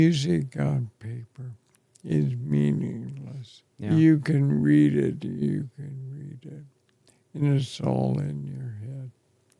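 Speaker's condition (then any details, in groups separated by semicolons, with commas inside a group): ALS; affects chest and throat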